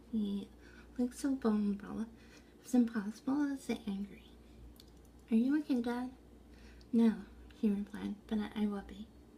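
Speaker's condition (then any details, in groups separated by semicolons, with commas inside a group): Essential tremor; brain implant for tremor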